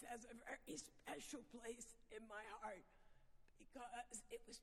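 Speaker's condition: Vocal dysphonia; vocal dysphonia diagnosed

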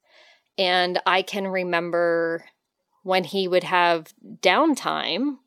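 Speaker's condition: No condition

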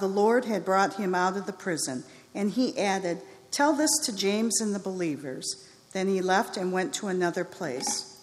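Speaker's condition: No condition

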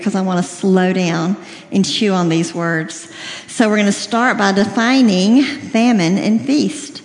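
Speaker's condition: Cleft lip and palate, severe

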